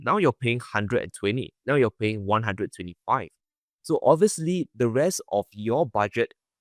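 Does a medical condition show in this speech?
No.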